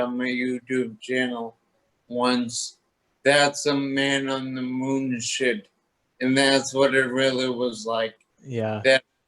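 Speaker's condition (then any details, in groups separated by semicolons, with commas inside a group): Toxic leukoencephalopathy, locked-in syndrome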